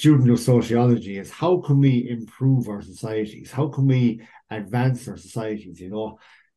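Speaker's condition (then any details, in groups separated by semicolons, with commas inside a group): Cleft lip and palate; undergoing orthodontic treatment for aesthetics, jaw surgery coming up shortly, rhinoplasty likely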